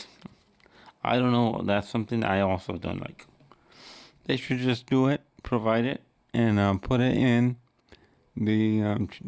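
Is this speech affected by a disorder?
Yes: cerebral palsy; wheelchair user.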